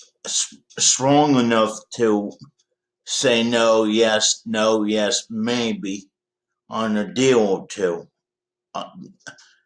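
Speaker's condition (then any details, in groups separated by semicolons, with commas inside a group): Cerebral palsy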